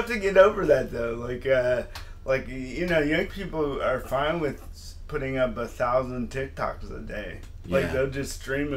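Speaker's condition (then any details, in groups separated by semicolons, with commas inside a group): Cerebral palsy; present since birth; lifelong atypical speech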